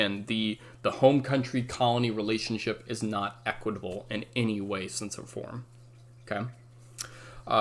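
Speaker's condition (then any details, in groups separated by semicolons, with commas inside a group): No condition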